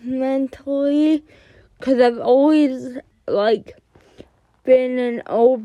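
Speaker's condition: Cerebral palsy; more jerking in class

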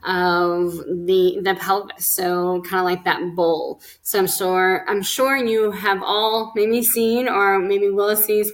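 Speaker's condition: Cleft lip and palate; congenital cleft lip and palate, speech therapy

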